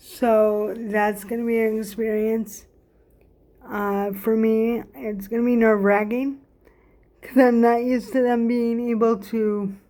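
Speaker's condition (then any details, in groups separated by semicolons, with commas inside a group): Cerebral palsy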